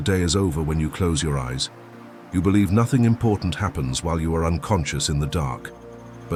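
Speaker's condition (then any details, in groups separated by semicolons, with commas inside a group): No condition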